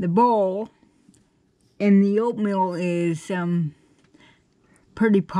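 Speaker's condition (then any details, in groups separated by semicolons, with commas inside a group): Cerebral palsy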